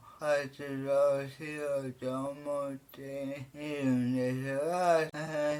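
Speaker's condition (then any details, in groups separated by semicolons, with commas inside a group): Cerebral palsy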